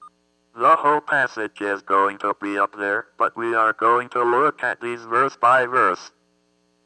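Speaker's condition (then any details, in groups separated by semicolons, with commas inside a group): Athetoid cerebral palsy; constant muscle movement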